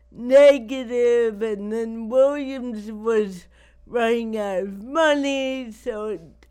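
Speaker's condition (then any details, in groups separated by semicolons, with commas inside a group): Cerebral palsy; wears down with age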